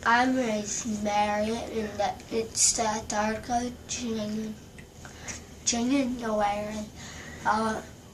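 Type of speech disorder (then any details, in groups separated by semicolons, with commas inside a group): Hyperkinetic dysarthria; Sydenham's chorea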